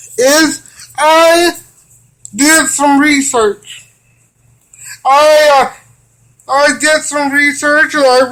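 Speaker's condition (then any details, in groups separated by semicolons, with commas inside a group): Cerebral palsy; from birth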